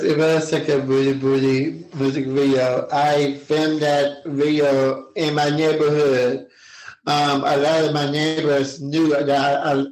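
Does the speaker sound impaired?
Yes: Down syndrome.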